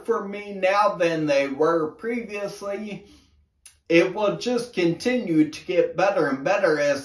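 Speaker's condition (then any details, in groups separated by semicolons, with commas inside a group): Brain injury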